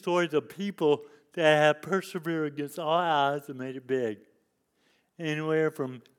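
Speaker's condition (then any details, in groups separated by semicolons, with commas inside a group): Cerebral palsy; lifelong disability since youth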